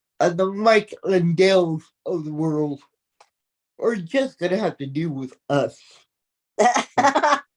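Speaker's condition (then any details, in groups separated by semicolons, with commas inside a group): Athetoid cerebral palsy; speech, wheelchair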